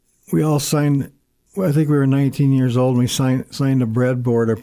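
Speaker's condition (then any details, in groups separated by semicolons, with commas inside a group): Parkinson's disease; stutters and stammers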